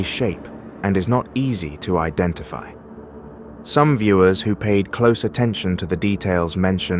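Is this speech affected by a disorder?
No.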